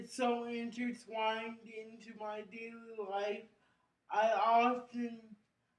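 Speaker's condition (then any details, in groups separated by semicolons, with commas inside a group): Cerebral palsy; brain injury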